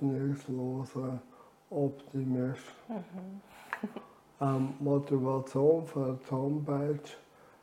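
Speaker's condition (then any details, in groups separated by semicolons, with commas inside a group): ALS; reduced air makes talking effortful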